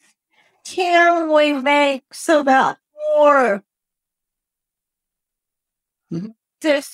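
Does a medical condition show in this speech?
Yes: cerebral palsy.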